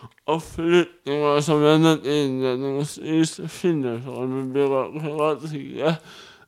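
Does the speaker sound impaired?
Yes: cerebral palsy; wheelchair user, needs personal assistance; speech difficulties, speech challenges.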